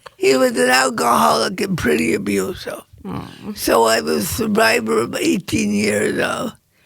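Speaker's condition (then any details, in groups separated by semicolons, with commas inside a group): Cerebral palsy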